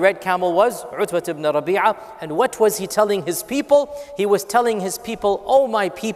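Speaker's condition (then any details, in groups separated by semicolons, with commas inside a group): No condition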